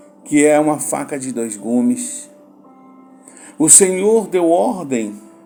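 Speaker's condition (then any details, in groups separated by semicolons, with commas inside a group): No condition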